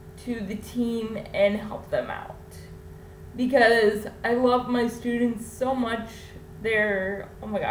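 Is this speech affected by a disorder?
Yes: cerebral palsy; infant ventilator.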